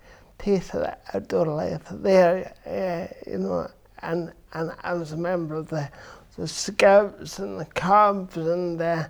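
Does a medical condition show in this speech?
Yes: cerebral palsy; affects verbal speech.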